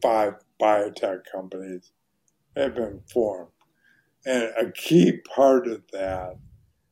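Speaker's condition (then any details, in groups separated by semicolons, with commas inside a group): ALS; voice very hoarse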